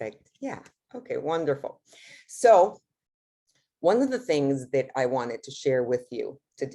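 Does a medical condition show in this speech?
No.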